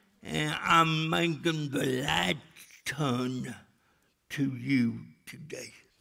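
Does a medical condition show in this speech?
Yes: cerebral palsy; speech still affected.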